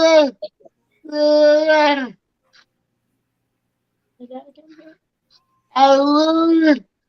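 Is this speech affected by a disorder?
Yes: cerebral palsy.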